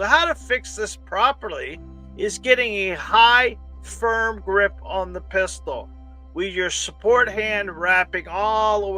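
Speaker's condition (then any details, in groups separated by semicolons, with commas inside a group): No condition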